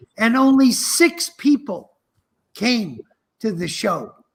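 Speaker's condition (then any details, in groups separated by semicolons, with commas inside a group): No condition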